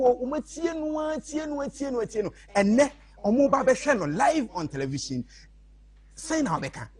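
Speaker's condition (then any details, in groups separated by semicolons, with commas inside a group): No condition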